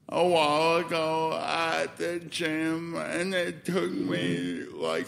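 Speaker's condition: Spastic cerebral palsy; cord around neck cut oxygen at birth, Bridgewater, diagnosed 18 months, foot surgery, 93 physio sessions; obviously affected since childhood, much speech therapy, sounded asleep on phone, may be taken as drunk

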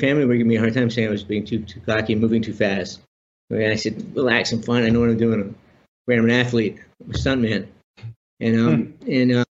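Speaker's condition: Parkinson's disease; on Parkinson's medication, problems walking, broken arm

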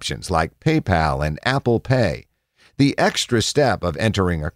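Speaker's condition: No condition

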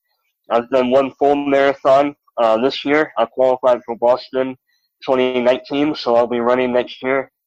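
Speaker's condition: Cleft lip and palate; over 20 operations by age 6

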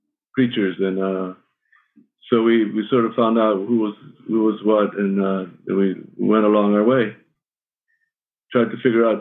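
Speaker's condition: Parkinson's; shaky voice, may stumble on words

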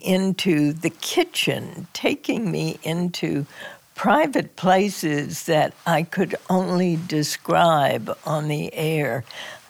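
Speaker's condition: Spasmodic dysphonia; vocal cords crunch down unnaturally

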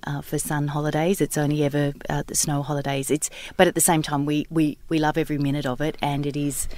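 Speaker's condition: No condition

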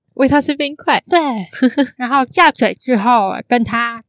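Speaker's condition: Congenital hearing impairment; congenital cochlear underdevelopment

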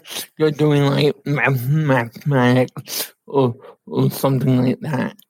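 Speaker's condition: Cerebral palsy; uses Dragon NaturallySpeaking voice activated computer software

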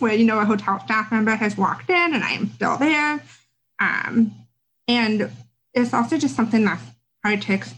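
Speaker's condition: Deafness; had speech therapy

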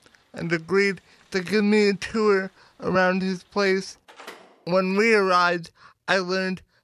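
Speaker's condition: Cerebral palsy; washes

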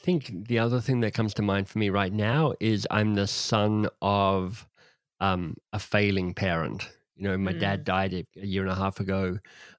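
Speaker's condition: Cleft lip and palate; congenital

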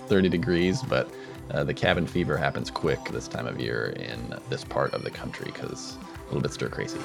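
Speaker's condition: No condition

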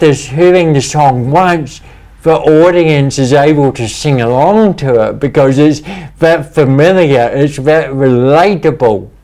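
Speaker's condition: Cerebral palsy; speech impediment, talks funny

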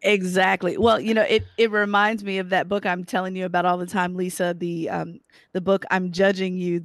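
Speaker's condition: No condition

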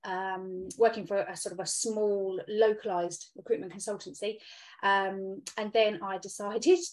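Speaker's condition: No condition

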